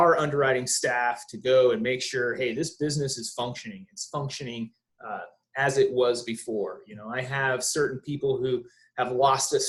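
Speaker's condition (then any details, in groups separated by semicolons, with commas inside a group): No condition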